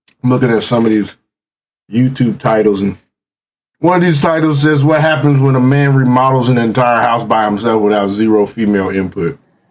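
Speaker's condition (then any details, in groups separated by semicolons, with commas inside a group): No condition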